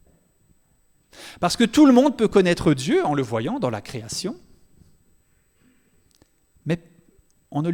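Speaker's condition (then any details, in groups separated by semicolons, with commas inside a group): No condition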